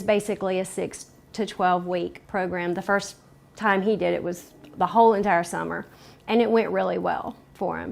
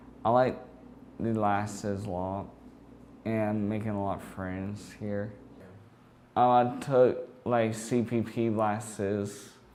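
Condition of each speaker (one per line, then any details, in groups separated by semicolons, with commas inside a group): No condition
Cerebral palsy; present from birth; diagnosed at age four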